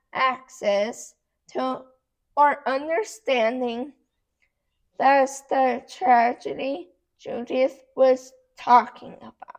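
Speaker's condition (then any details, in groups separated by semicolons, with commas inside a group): Cerebral palsy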